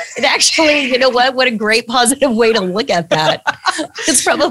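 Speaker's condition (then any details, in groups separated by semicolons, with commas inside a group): No condition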